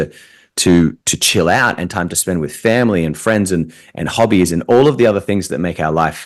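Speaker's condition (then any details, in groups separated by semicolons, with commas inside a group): No condition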